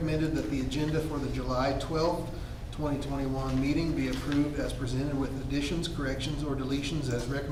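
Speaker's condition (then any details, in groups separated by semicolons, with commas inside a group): No condition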